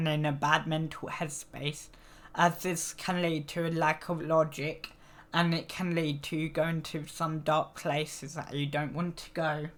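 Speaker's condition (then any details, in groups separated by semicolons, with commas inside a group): Cerebral palsy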